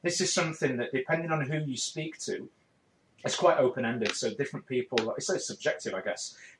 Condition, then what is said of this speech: None; typical speech.